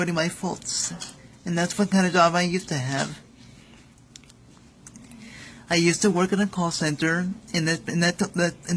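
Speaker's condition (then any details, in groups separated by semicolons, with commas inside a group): Cerebral palsy; visibly apparent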